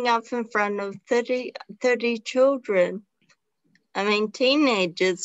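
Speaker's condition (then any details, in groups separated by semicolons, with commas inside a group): Traumatic brain injury; car crash; relearned talking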